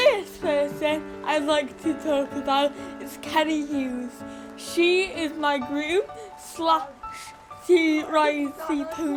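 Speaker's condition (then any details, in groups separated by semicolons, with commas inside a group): Cerebral palsy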